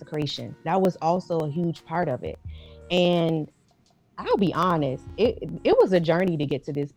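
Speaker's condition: No condition

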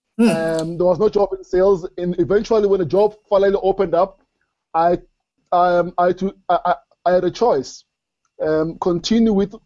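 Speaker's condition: Stutter; stutter since childhood, grew up with it, never outgrew it; bit of a stutter, audibly battles it while talking, milder than few years ago; severe in school, school speech took whole period, avoided speaking careers, disliked call-center job due to stammering; repeated sounds

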